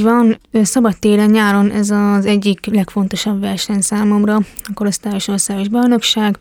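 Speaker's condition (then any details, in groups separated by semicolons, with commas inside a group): Hearing impairment; tried signing with japanese sign-language users at the competition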